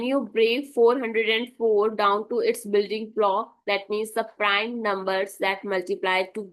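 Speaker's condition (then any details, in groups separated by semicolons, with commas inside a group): No condition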